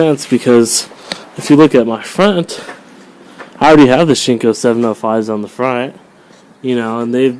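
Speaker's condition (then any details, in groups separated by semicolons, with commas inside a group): No condition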